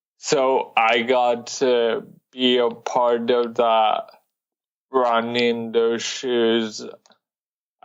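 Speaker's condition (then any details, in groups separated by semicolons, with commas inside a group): Cerebral palsy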